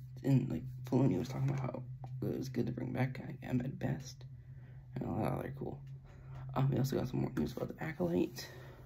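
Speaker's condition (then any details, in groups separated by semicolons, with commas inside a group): No condition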